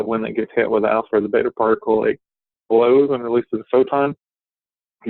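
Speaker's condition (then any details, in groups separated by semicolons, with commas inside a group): No condition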